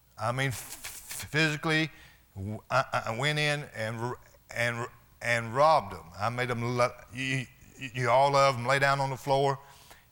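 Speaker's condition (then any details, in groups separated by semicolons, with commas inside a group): Stuttering; formerly severe, could not say three words; stutter still present and audible, milder than in past; formerly blocked, could not get words out, wife stayed near when talking; repeated sounds, repeated words, prolonged sounds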